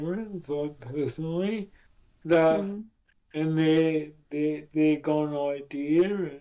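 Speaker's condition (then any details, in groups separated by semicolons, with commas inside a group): Cerebral palsy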